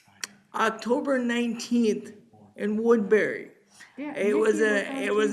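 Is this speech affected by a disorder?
Yes: cerebral palsy.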